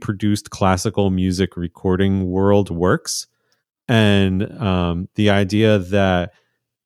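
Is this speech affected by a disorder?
No.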